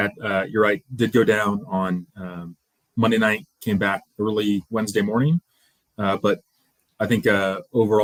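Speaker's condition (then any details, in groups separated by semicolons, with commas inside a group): No condition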